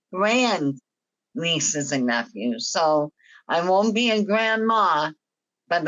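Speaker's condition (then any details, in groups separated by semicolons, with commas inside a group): Myasthenia gravis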